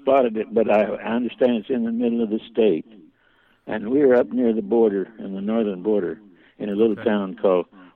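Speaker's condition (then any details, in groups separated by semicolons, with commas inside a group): Parkinson's; slowly progressive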